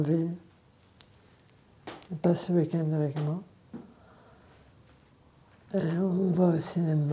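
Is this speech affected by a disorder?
Yes: Parkinson's disease; deep brain stimulation implant; 10 years since DBS, reduced medication, daily physiotherapy; voice lost its power.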